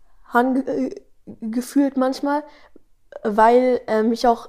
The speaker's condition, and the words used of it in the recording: Stuttering. Hier stotter ich gerade viel, aber in meinen Folgen so gut wie gar nicht, fast schon.